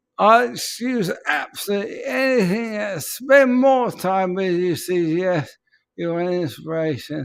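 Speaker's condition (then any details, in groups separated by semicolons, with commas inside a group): ALS; speech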